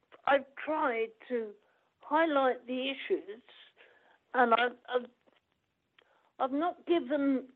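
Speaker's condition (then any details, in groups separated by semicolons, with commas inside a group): Cerebral palsy; lifelong cerebral palsy, blind, partial hearing loss, permanent wheelchair user; dictated book to steve who typed, speaks fast when in full flow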